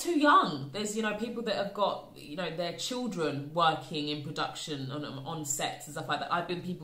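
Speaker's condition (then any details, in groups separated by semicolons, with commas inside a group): No condition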